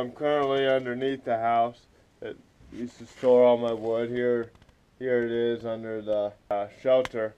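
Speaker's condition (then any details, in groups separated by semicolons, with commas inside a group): Cerebral palsy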